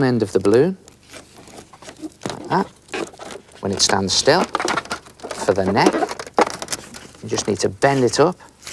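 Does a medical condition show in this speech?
No.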